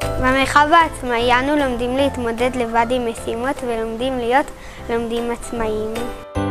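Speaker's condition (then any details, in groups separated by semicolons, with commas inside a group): No condition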